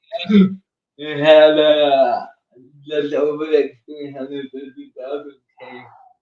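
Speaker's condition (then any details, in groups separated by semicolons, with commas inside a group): Cerebral palsy; uses one hand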